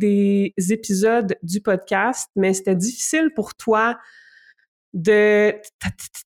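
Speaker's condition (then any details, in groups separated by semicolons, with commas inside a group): Stuttering; adult who stutters; stuttering moment during greeting, held back and stopped, could not reproduce it after; repeated sounds, prolonged sounds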